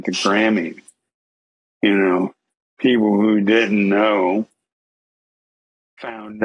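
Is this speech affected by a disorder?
Yes: ALS.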